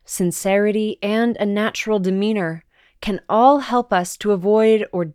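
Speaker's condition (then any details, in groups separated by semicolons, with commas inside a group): No condition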